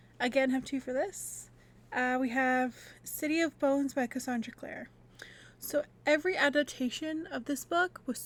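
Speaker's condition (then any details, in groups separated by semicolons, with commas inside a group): No condition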